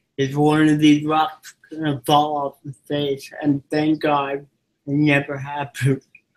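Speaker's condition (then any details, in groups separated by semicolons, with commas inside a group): Cerebral palsy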